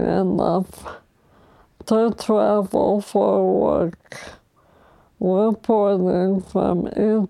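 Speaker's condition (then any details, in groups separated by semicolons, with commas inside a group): ALS; progressive, motorized wheelchair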